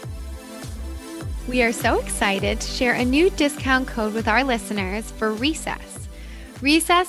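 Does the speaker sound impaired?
No.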